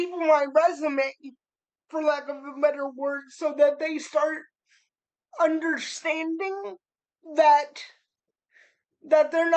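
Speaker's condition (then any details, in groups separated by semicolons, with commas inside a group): Cerebral palsy; spastic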